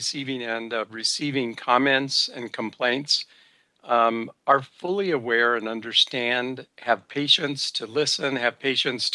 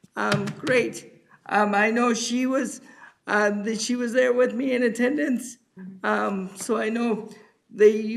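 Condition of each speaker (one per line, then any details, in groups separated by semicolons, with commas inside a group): No condition
Cerebral palsy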